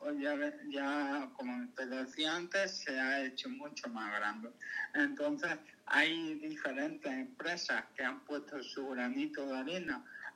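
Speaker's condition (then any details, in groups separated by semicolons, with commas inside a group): Cerebral palsy; lifelong physical motor disability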